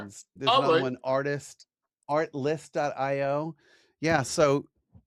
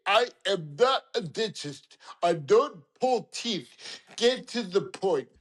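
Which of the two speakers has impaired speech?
The second: dysarthria from lithium toxicity; lithium toxicity, possibly mini stroke, motor skills only; improving unevenly, in voice therapy; very hard to speak, uses keywords, rougher lower singing voice.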